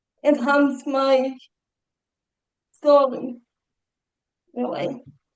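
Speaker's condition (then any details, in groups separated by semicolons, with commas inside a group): Cerebral palsy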